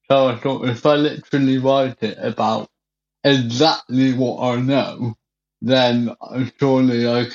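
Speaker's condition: Cerebral palsy; wheelchair

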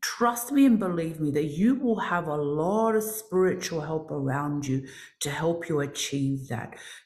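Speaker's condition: No condition

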